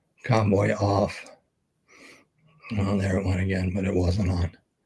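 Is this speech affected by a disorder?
Yes: ALS; expects to lose voice very soon.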